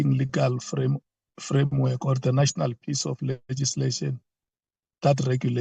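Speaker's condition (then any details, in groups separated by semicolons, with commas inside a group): No condition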